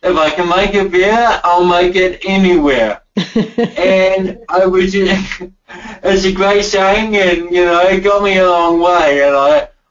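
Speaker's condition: Cerebral palsy; cerebral palsy from birth

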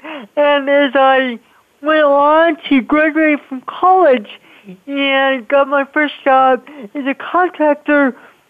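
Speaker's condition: Cerebral palsy; speech affected by cerebral palsy

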